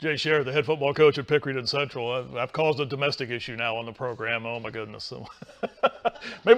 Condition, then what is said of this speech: No condition.